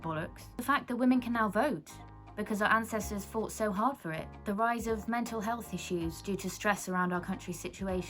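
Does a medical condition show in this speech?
No.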